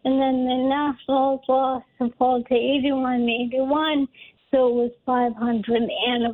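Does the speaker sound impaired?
Yes: ALS; diagnosed a while back, diagnosis announced last year ahead of postseason.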